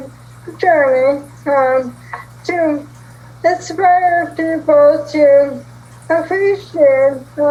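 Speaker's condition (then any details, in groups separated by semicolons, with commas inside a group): ALS; diagnosed about seven years ago, uses trike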